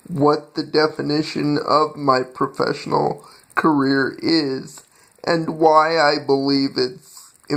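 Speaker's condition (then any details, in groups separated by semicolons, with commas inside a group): Cerebral palsy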